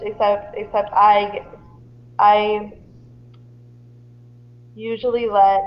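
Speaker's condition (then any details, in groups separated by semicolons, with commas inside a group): Stuttering; speech therapy almost all life, intensive program at about age 9 or 10, school speech pathologist two years; therapy on and off since grade 10, summer refresher course, Institute for Stuttering Treatment and Research; speech skills help in calm situations, unusable when chaotic or anxious, may take longer to answer; blocks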